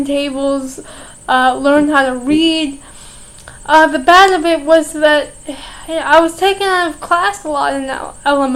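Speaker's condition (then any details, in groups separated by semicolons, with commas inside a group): Cerebral palsy; speech therapy in early school years, later discontinued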